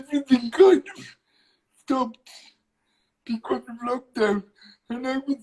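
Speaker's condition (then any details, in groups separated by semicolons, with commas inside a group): Cerebral palsy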